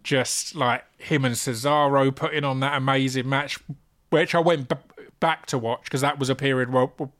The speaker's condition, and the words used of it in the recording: Stuttering. I've got a stammer and I struggle with hard G, so I had to awkwardly say, I'm not sure if I can say our pet's name.